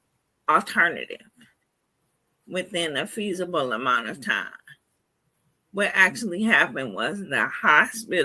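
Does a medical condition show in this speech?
Yes: cerebral palsy.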